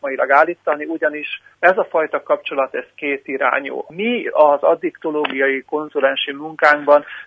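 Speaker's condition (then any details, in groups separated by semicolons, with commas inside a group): No condition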